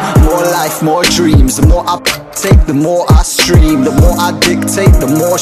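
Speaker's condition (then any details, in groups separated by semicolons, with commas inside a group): No condition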